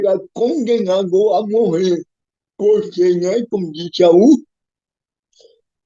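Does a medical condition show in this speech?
Yes: cerebral palsy; physical disability.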